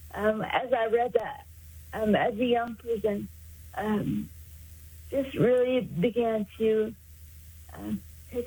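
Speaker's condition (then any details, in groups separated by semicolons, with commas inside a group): Cerebral palsy; born about 3 months early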